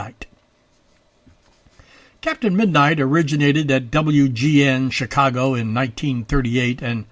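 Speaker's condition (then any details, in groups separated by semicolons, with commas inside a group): No condition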